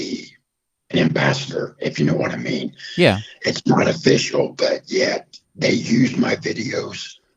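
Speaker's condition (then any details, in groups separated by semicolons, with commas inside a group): Throat cancer, half voicebox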